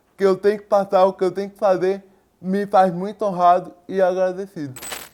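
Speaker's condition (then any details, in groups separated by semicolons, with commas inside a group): Cerebral palsy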